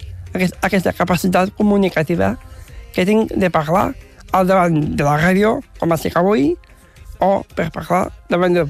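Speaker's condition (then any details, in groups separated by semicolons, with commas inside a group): Down syndrome; adult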